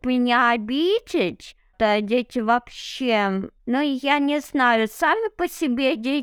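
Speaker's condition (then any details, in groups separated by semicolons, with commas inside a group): Cerebral palsy; no wheelchair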